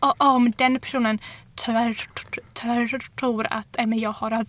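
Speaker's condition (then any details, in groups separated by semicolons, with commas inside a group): Stuttering; uncontrollable, random, unpredictable fluency, varies by day, nervousness sometimes worsens, little personally helps; repeated sounds, repeated words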